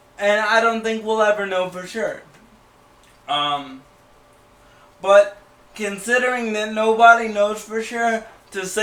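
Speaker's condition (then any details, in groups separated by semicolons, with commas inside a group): Cerebral palsy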